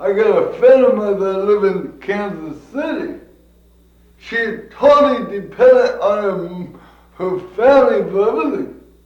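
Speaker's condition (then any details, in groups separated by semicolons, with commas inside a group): Cerebral palsy; from birth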